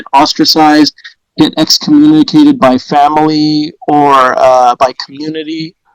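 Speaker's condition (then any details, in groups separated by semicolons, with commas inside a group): No condition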